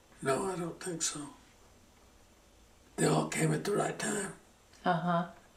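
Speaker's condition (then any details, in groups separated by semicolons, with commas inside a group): Parkinson's; slowing down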